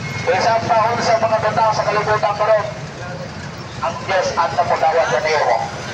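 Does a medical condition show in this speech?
No.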